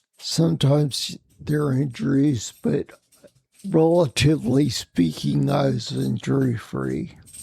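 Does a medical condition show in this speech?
Yes: spinocerebellar ataxia.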